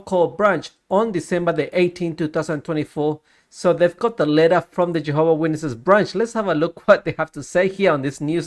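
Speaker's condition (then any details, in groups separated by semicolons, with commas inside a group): No condition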